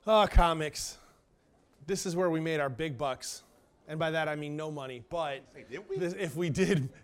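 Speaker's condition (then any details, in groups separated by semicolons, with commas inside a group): No condition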